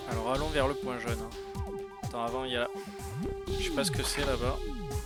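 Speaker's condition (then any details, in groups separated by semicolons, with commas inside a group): No condition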